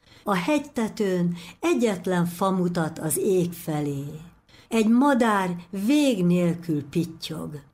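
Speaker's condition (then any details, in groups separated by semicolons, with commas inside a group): No condition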